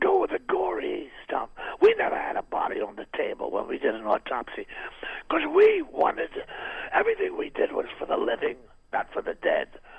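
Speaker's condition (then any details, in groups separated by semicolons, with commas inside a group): Throat cancer, vocal cord removed, partial laryngectomy, right vocal cord removed; years after laryngeal surgery, talking does not hurt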